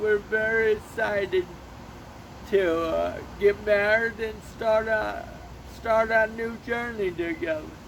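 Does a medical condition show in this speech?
Yes: cerebral palsy.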